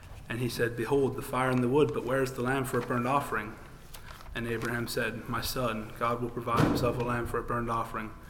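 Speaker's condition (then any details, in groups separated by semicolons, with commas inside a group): No condition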